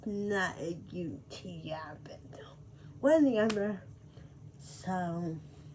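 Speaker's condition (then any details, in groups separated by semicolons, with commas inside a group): Cerebral palsy; speech affected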